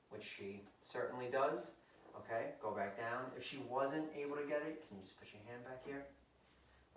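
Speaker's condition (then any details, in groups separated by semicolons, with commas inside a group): No condition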